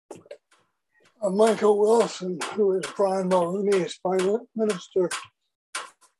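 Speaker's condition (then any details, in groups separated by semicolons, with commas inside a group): Parkinson's disease; young onset, diagnosed at 37 after about 5 years of noticed symptoms; about 25 years since diagnosis, tasks take two to three times longer, awaiting deep brain stimulation surgery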